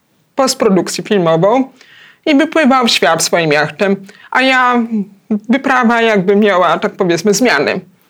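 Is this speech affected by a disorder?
Yes: hard of hearing, cochlear implant.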